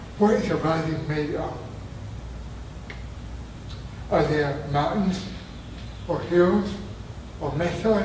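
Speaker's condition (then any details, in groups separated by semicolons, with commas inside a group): Traumatic brain injury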